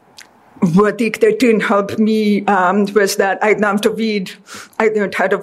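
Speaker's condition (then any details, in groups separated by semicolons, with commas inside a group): Deafness; deaf since childhood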